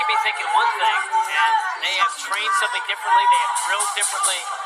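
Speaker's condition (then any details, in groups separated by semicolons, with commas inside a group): No condition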